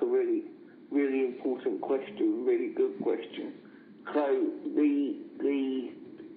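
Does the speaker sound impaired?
Yes: cerebral palsy; neurological condition, does not drive, needs support worker; needs extra support at work, slow typer, dictates to support worker, needs help to drive.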